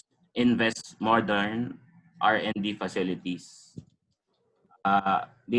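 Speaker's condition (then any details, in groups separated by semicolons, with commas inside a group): No condition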